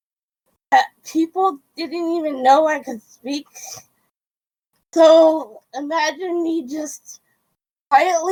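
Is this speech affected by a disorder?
Yes: cerebral palsy.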